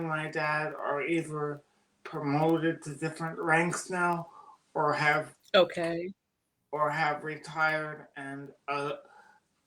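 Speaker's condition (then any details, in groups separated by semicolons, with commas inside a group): Cerebral palsy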